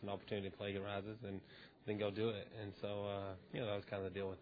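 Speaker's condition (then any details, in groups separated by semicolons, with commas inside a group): No condition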